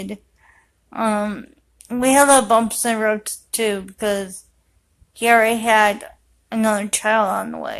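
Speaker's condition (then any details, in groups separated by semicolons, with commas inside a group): Cerebral palsy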